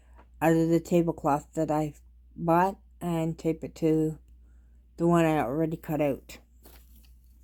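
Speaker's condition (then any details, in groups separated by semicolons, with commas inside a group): Cerebral palsy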